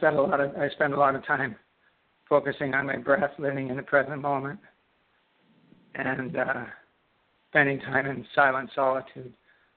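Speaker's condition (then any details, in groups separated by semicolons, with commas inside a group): Parkinson's disease; left-sided onset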